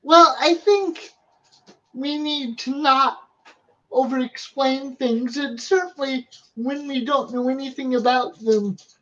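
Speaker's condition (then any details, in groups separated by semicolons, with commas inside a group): Cerebral palsy; wheelchair user, physical therapy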